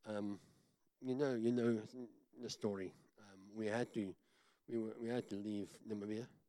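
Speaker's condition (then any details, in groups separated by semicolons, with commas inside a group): Cleft palate; talks funny, self-described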